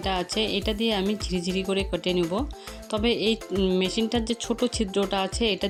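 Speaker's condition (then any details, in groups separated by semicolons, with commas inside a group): No condition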